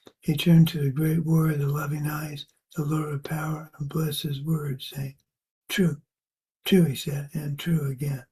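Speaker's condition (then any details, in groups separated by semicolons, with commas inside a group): Parkinson's; age 73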